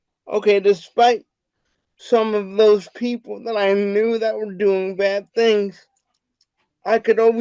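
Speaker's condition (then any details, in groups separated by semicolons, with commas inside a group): Cerebral palsy; wheelchair user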